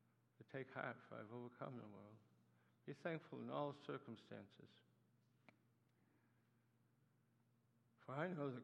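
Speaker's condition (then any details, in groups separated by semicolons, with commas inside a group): Parkinson's disease; neuropathy attacks nerves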